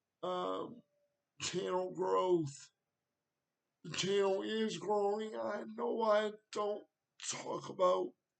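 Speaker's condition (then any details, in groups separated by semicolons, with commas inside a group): Cerebral palsy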